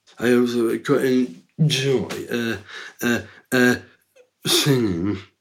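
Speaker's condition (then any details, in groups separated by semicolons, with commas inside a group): Down syndrome; from birth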